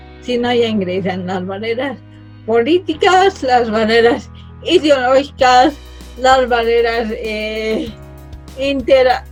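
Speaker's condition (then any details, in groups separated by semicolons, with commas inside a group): Cerebral palsy from birth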